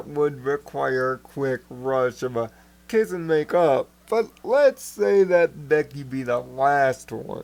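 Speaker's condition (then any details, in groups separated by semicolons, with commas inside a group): Cerebral palsy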